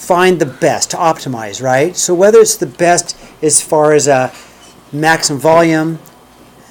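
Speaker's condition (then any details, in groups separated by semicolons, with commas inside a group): No condition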